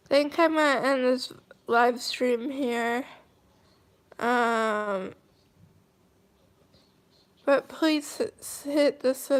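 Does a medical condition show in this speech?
Yes: cerebral palsy, mild.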